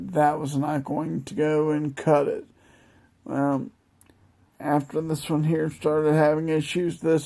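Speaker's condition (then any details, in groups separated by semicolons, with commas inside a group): Multiple sclerosis; wheelchair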